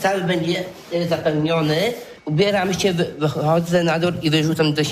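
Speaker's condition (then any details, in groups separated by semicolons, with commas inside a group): Down syndrome; errors with arithmetic and counting money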